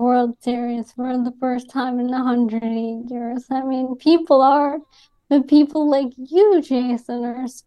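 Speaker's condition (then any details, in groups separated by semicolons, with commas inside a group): ALS; diagnosed by elimination over multiple years by Dr. Neil Snyder, Columbia University, atypical young woman; speech affected by ALS, noticeable on podcasts and shows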